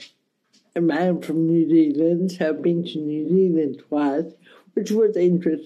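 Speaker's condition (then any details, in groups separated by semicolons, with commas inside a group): Cerebral palsy; mild, affects balance and hand control, walks, wheelchair after long flights, breathless rushing off planes; speech affected a bit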